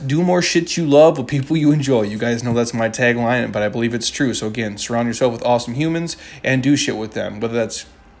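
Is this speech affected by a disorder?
No.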